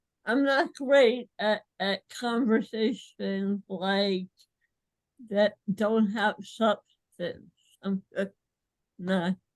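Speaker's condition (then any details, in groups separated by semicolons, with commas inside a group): Cerebral palsy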